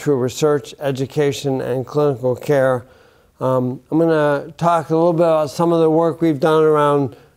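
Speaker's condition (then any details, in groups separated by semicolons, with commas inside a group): Bulbar onset ALS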